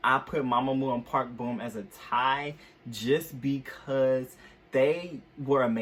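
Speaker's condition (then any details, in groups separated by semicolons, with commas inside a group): No condition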